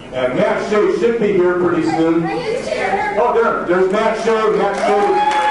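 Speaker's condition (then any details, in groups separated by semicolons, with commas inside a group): No condition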